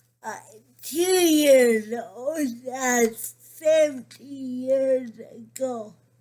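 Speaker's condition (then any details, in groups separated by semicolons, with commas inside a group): Cerebral palsy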